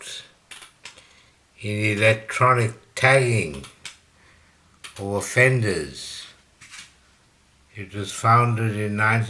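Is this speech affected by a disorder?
Yes: slurred speech from poisoning.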